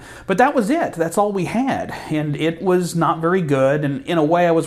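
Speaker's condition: No condition

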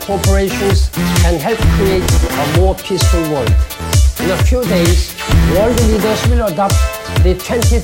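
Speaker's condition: No condition

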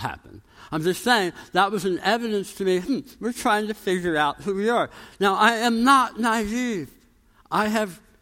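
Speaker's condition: Tongue cancer, jaw reconstruction

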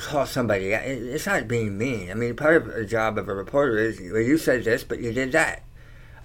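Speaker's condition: Tongue cancer surgery; slight slur, talks okay

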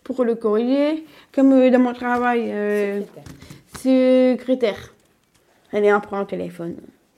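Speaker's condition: Down syndrome (trisomy 21); mother Véronique and Chloé help reformulate interview questions

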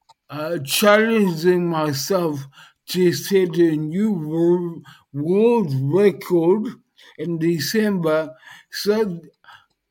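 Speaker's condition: Dysarthria post-stroke; speech highly affected

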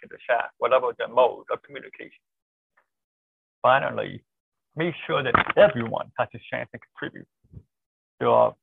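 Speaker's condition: Deafness; born deaf, cochlear implant, relies on lip reading and visual media; hears okay with cochlear implant, still needs lip reading and captioning to follow online meetings

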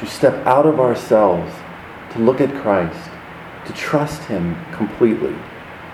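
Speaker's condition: No condition

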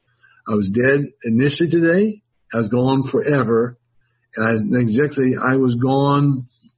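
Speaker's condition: Wernicke's aphasia after stroke; could not speak at stroke onset, now talks fairly well, difficulty when others talk to him

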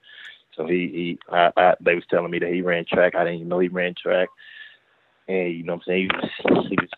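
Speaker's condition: No condition

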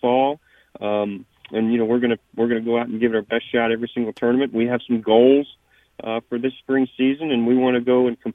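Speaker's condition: No condition

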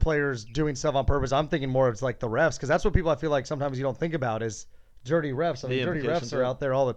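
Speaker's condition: No condition

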